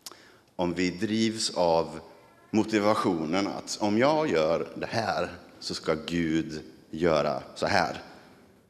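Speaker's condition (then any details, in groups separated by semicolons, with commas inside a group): No condition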